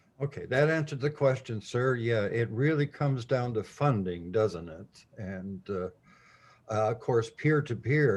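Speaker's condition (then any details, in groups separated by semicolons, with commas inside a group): No condition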